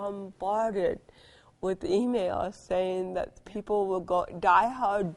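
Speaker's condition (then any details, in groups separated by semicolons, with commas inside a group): Cerebral palsy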